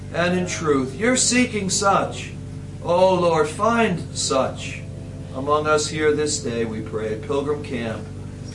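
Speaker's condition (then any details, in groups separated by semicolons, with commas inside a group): No condition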